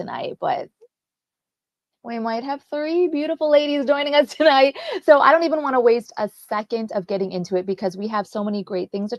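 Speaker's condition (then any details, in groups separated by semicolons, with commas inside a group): No condition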